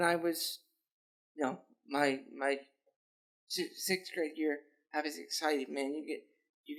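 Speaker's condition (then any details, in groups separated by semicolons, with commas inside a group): Cerebral palsy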